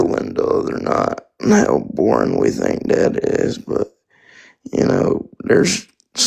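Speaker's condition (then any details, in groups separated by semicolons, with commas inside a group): Spastic quadriplegic cerebral palsy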